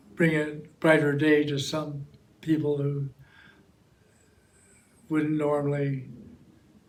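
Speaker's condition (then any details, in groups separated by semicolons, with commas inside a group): Parkinson's disease; sings in Parkinson's singing group; voice needs exercise, exercised through group singing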